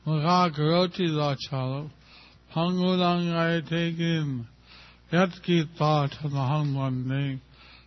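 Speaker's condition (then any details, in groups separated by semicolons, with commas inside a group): Stroke with facial paralysis; half of face paralyzed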